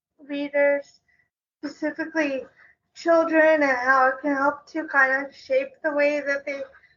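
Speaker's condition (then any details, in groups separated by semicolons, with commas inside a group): Cerebral palsy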